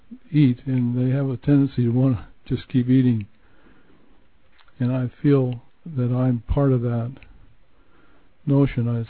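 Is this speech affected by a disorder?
Yes: Parkinson's disease; onset with minor arm tremor, progressed to barely moving before starting medication.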